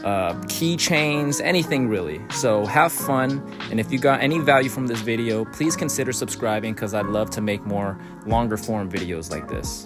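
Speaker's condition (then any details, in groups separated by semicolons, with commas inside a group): No condition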